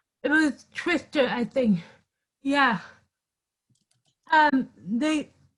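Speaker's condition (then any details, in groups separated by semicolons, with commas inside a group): Cerebral palsy; from birth, congenital deafness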